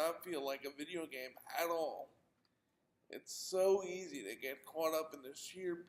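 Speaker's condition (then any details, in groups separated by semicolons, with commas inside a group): Cerebral palsy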